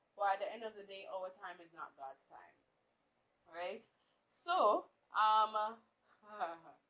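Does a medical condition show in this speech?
No.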